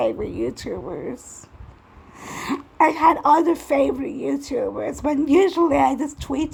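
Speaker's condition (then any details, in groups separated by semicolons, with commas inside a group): Cerebral palsy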